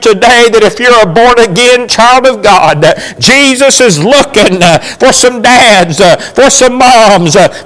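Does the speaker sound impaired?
No.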